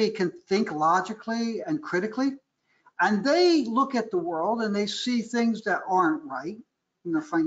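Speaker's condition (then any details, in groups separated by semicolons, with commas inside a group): No condition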